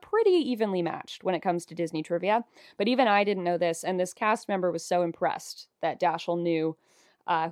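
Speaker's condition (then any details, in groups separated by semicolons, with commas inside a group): No condition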